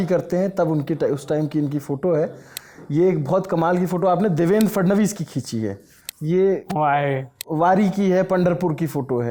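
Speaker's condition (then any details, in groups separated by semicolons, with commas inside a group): No condition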